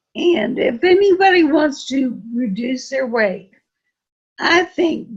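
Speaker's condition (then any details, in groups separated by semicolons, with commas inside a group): Friedreich's ataxia; difficulty drinking and swallowing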